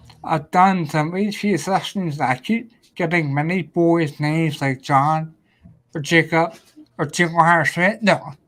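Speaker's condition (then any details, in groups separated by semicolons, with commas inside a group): Ataxia; may slur speech, may sound drunk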